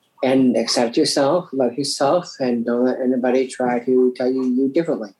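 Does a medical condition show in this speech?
Yes: Down syndrome; from birth; age 37, recent knee surgery, surgery went well.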